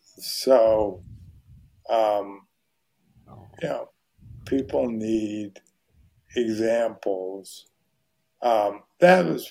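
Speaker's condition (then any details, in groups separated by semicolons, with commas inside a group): ALS; voice very hoarse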